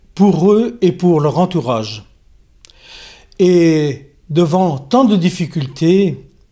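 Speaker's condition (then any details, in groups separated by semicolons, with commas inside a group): No condition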